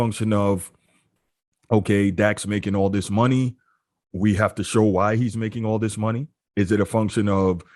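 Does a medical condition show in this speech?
No.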